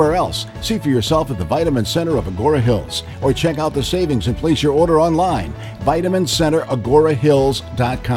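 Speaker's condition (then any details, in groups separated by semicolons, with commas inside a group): No condition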